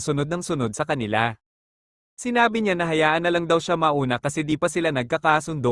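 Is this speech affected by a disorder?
No.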